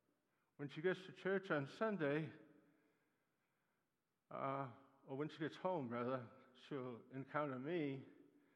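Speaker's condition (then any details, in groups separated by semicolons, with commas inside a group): Parkinson's disease; neuropathy attacks nerves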